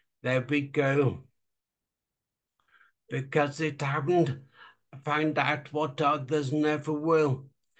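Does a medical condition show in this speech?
Yes: traumatic brain injury.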